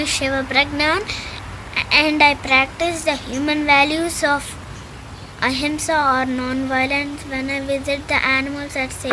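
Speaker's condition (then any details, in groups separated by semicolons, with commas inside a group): No condition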